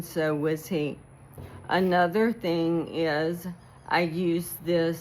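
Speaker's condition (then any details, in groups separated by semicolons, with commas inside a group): ALS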